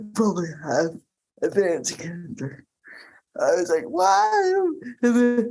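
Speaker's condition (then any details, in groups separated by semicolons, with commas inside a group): Cerebral palsy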